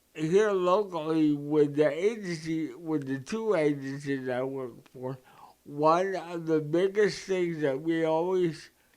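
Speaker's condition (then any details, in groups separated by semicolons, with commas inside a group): Cerebral palsy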